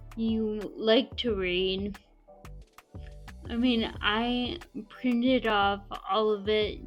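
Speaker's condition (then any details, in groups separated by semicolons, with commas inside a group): Friedreich's ataxia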